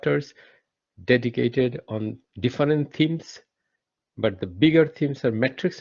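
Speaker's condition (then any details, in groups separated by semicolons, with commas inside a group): No condition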